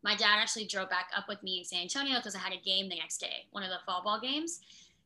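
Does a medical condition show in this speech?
Yes: cleft lip and palate; about two surgeries a year until age 10-11, jaw realignment surgery going into junior year, last cleft surgery four in one; speech therapy in San Antonio after a later stroke, speech returned faster than other abilities.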